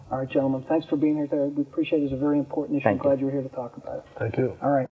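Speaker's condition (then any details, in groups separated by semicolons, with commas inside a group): No condition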